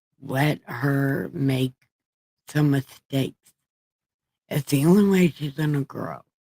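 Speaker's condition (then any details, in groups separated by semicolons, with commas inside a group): Brain injury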